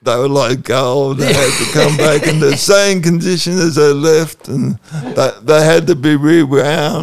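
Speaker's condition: Cerebral palsy

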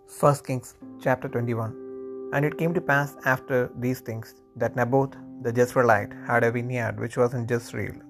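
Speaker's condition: No condition

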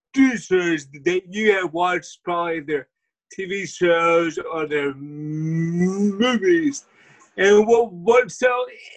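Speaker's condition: Cerebral palsy; wheelchair user; speech impediment

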